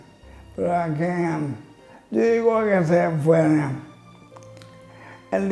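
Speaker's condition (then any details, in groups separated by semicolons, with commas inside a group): Amyotrophic lateral sclerosis (ela)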